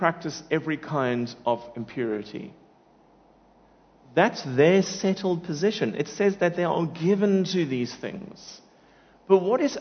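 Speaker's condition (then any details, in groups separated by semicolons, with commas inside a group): No condition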